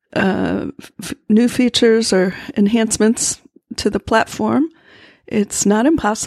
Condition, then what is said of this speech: None; typical speech.